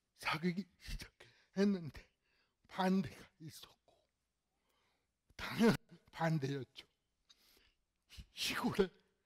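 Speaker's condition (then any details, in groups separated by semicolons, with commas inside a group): Cerebral palsy; fairly severe in childhood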